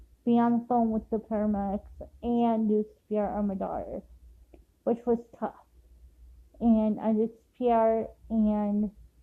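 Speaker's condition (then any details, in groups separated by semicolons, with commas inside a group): Cerebral palsy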